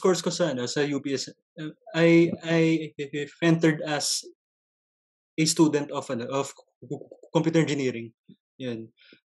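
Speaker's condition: Stuttering; stutter since early childhood, noticed on entering grade school; ongoing stutter, actively coping through Toastmasters public speaking club and speech contests; broken, choppy non-fluent speech, dreads answering strangers like jeepney drivers, public communication affected; repeated words, prolonged sounds

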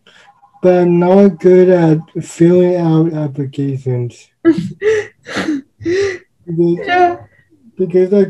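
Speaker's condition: Cerebral palsy; uses wheelchair

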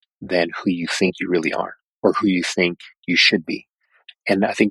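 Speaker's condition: No condition

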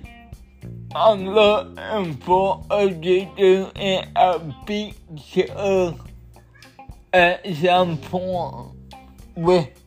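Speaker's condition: Cerebral palsy

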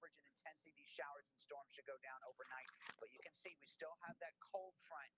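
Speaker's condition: No condition

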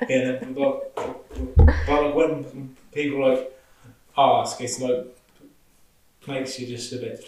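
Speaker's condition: Stutter; stammer present since school years; difficulty saying things at work raising safety concerns, speech reportedly different when drunk; repeated sounds, prolonged sounds

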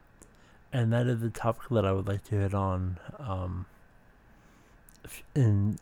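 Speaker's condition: Speech impediment

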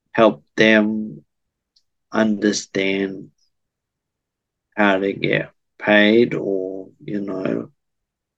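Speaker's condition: Cerebral palsy

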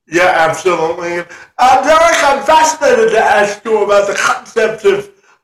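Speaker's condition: Cerebral palsy; severe

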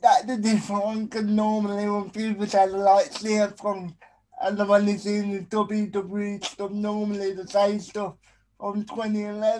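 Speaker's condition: Spastic quadriplegic cerebral palsy

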